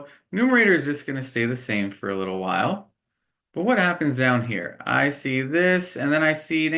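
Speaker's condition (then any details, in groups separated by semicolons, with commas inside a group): No condition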